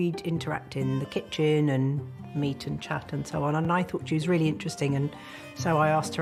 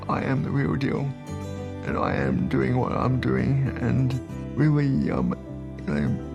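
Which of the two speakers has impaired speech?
The second: cerebral palsy; diagnosed at about 12 months.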